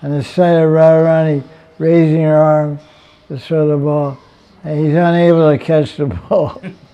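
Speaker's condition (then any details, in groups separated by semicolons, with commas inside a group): Deafness; relies on audience feedback for volume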